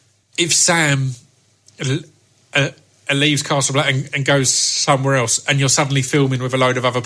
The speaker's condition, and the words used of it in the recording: Stuttering. My first two words started with W's, which is letters I stutter on sometimes.